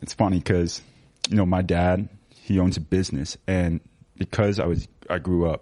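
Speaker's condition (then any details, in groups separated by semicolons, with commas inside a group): Severe to profound hearing loss; congenital sensorineural, severe to profound right, moderate to severe left, diagnosed at 2.5 years; lost many language skills from late diagnosis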